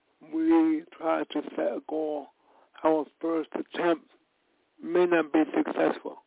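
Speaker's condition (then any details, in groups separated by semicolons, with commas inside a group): Cerebral palsy; from birth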